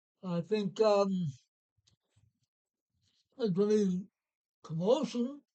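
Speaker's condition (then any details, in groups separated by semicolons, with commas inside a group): Parkinson's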